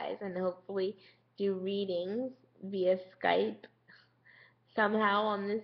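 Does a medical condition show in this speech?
Yes: cerebral palsy.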